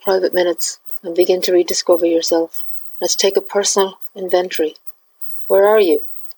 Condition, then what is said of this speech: No condition.